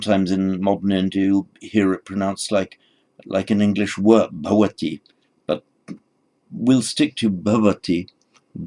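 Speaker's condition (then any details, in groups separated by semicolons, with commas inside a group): No condition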